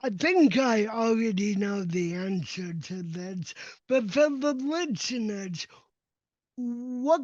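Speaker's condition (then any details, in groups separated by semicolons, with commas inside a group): Cerebral palsy; uses walker and wheelchair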